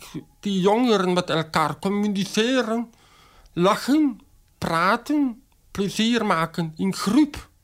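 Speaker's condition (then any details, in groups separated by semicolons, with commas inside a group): Deafness, acquired, bacterial meningitis; born hearing, deaf since age 3.5 from bacterial meningitis, never cochlear implant, sign language learned in twenties; speech therapy in childhood, can speak, formerly relied on lip-reading, now uses sign language interpreter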